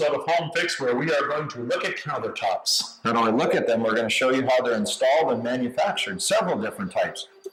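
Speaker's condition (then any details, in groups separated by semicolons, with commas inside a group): No condition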